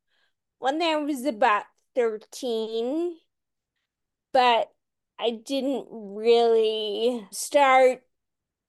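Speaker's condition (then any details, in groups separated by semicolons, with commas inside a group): Friedreich's ataxia; cadence and slurring getting worse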